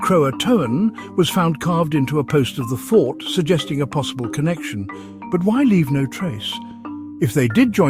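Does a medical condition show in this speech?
No.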